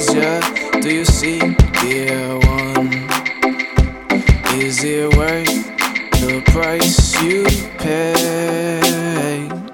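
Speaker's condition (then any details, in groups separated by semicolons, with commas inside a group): No condition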